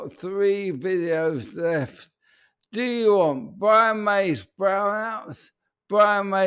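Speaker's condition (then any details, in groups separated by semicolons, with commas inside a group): ALS; speech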